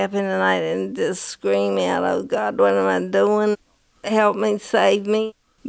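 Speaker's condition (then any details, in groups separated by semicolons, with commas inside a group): Parkinson's disease; diagnosed early 50s, ropinirole increased over 7-8 years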